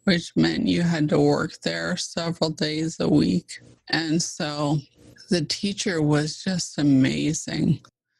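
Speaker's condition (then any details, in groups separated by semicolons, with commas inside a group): ALS (Lou Gehrig's disease); fast progressing form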